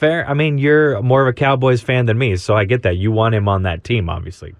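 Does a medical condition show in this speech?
No.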